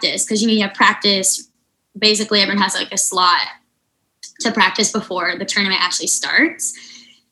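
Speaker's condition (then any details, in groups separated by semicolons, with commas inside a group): Unilateral cleft lip and palate, severe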